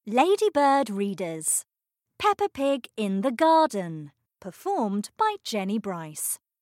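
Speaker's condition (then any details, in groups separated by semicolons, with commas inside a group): No condition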